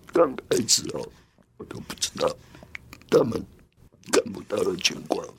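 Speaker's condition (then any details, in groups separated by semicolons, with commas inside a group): Laryngectomy for hypopharyngeal cancer, total laryngectomy; hoarse voice before diagnosis, voice lost after surgery, 1.5 years to say own name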